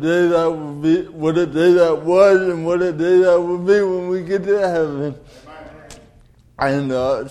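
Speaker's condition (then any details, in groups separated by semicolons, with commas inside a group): Cerebral palsy; delayed development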